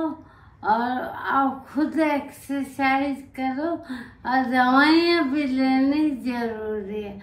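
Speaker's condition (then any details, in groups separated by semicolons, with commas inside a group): Primary lateral sclerosis; stiffness, began in legs, then hands, then voice; wheelchair, slowly stiffening, physiotherapy, medicine, leg exercises; voice mildly affected, chewing swallowing exercises, om exercise helped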